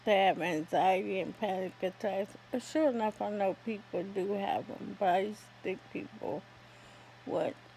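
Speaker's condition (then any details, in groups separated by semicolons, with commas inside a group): ALS; affects hands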